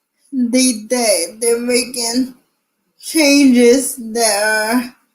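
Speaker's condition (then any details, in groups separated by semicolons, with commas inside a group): Cerebral palsy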